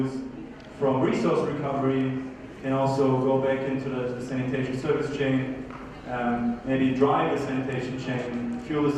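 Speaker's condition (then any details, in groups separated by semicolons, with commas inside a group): No condition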